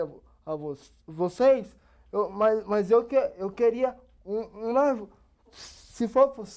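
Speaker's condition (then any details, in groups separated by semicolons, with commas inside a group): Cerebral palsy; age 27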